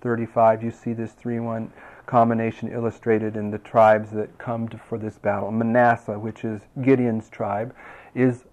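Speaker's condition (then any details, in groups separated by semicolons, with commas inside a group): No condition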